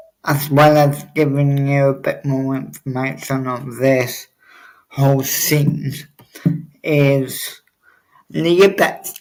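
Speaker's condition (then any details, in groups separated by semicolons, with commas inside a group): Cerebral palsy; wheelchair user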